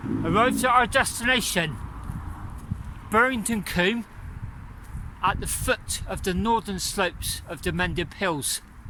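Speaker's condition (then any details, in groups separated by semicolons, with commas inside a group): No condition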